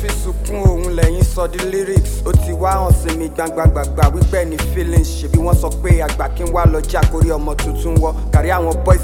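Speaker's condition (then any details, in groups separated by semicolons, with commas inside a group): No condition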